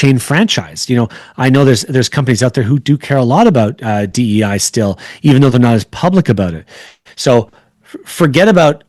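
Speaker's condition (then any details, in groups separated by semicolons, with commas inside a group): No condition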